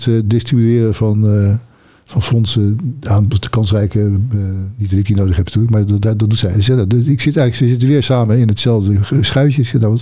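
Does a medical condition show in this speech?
Yes: Parkinson's disease; progressive, slowly worsening, one foot wobbly and less stable, odd gait; about two years since diagnosis, boxing classes for Parkinson's patients; lip tremor that can start suddenly, jaw spasm mostly when falling asleep.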